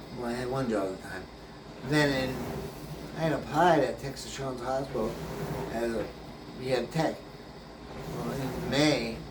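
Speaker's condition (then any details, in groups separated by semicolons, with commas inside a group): Brain injury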